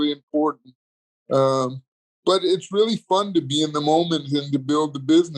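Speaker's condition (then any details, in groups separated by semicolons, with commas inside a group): Cerebral palsy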